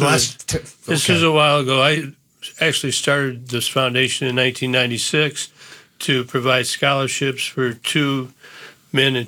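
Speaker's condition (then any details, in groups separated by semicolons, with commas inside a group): Parkinson's disease; posture and gait changes, earlier neck and shoulder surgeries missed diagnosis; about 10 years since diagnosis; once could not speak on live TV, diagnosed 2 days later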